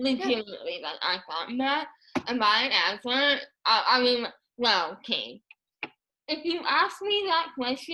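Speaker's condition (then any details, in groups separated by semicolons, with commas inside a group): Moebius syndrome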